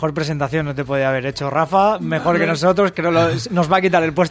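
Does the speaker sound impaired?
No.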